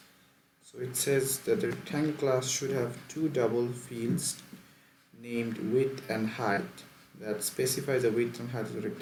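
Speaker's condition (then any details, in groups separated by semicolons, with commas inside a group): No condition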